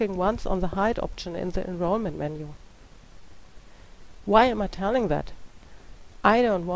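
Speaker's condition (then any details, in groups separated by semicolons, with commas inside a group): No condition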